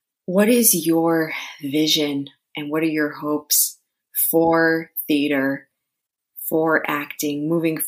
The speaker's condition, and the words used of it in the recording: None; typical speech.